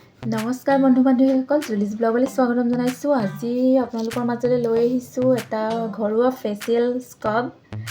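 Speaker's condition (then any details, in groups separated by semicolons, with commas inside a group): No condition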